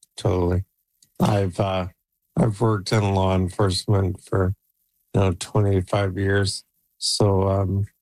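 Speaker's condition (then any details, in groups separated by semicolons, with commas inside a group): ALS; onset left leg freezing, diagnosed at 47, Neuralink N1 brain implant, voice banked via 11 labs; age 48, N1 implant about 3 months, Toronto Western Hospital trial, controls computer by thought; voice declining, expects soon to lose speech, computer to speak with 11 labs banked voice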